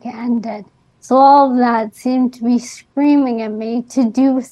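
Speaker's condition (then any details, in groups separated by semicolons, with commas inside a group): ALS; recently diagnosed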